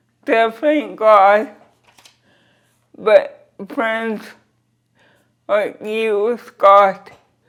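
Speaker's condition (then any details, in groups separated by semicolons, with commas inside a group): Cerebral palsy; speech hard to understand, comprehension unaffected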